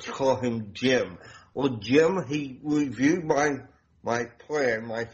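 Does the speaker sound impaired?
Yes: damaged voice box; voice box damaged by medic during hospital transport after fire rescue.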